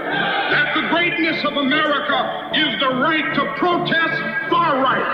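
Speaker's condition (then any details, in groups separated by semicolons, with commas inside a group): No condition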